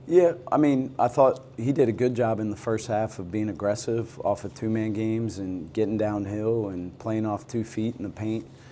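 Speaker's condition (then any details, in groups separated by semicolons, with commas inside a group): No condition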